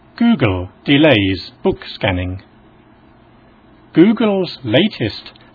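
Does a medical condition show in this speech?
No.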